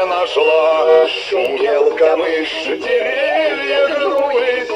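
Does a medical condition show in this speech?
No.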